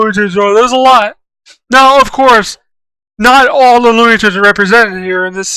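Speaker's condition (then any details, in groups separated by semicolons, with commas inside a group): Cerebral palsy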